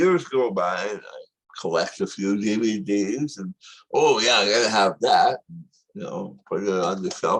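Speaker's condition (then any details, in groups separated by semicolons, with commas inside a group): Tongue cancer surgery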